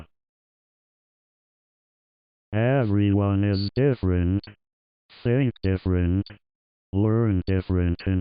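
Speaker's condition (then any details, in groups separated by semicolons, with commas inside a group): Cerebral palsy, athetoid type, speech-generating device; uses AAC speech device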